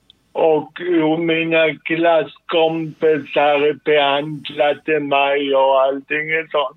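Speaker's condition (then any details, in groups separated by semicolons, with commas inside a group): Cerebral palsy; sudden involuntary jerks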